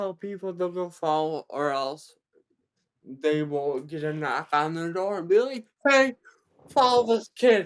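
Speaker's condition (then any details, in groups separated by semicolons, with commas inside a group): Cerebral palsy, severe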